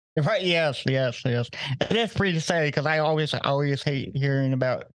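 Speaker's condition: Cerebral palsy; very mild cerebral palsy, walks with a walker, no power chair needed; has walker with him at recording

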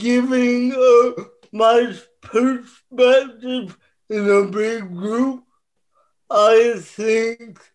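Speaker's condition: Cerebral palsy; childhood physical therapy

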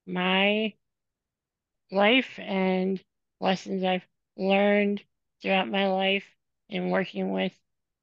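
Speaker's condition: Spinal muscular atrophy; from birth, genetic, motorized wheelchair user whole life, depends on caregivers; progressive muscle weakness throughout body

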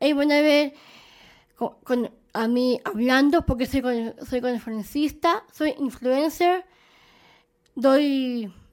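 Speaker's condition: Down syndrome; present from birth

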